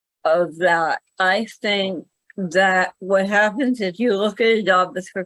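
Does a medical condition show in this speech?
Yes: cerebral palsy; mainly small motor coordination; speaks better than types.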